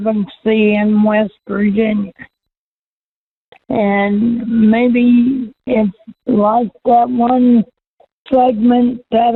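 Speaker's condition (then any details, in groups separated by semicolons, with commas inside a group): Cerebral palsy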